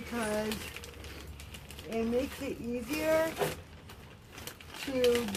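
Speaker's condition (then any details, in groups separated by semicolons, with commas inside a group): Cerebral palsy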